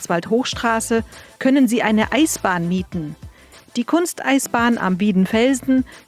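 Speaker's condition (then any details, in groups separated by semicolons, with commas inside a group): No condition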